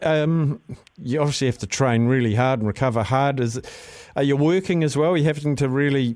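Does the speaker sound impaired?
No.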